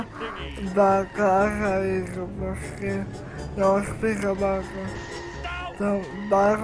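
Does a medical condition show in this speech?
Yes: cerebral palsy.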